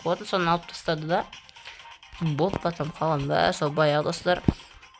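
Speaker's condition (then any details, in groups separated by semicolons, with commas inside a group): No condition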